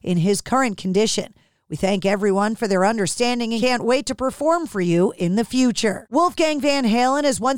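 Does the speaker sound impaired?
No.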